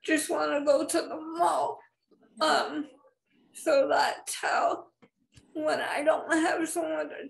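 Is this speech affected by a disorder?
Yes: spastic cerebral palsy.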